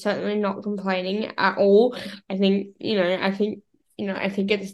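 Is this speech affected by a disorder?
Yes: cerebral palsy; battery-powered wheelchair user, bilateral cochlear implants for hearing loss, carries spare cochlear implant.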